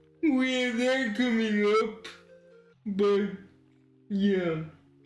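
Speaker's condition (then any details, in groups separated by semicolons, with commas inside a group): Cerebral palsy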